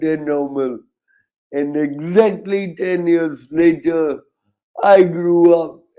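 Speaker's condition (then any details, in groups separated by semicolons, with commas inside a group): Cerebral palsy, severe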